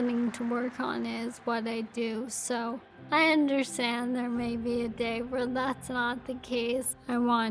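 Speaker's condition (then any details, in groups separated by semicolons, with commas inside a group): ALS; progressive motor neuron loss, non-genetic form; diagnosed about a year earlier, terminal; voice weakening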